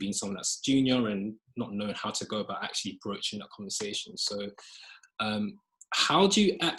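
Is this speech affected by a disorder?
No.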